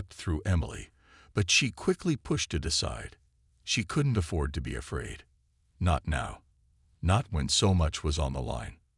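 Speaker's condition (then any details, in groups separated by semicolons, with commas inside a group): No condition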